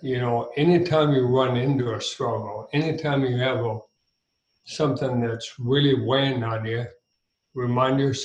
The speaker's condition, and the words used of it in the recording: ALS (motor neuron disease). I'm hearing an indicator in your voice that gives me concern.